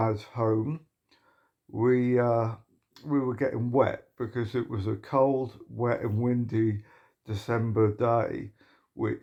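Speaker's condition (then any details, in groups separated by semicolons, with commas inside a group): Motor neuron disease; progressive muscle wasting whole body, exoskeleton legs; speech deteriorated, words missing or mispronounced, worse when tired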